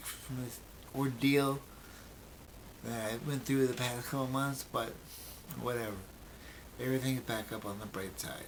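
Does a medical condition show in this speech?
Yes: brain injury; memory greatly affected.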